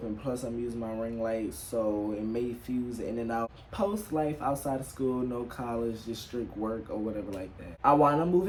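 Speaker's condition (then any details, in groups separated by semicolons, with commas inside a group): No condition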